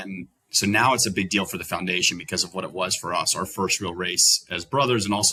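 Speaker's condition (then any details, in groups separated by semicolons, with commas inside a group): No condition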